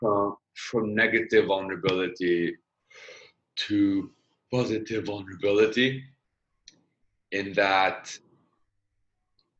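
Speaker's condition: Stutter; stutter from young age, intensified in teenage years; uses breathing technique learned on speech course in UK; audible stutter now, unusual sound, listeners react with surprise, confusion or discomfort; repeated sounds, blocks

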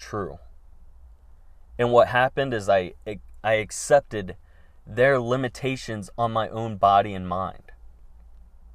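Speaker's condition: No condition

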